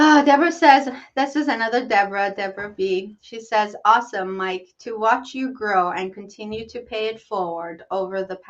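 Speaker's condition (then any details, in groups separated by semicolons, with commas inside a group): No condition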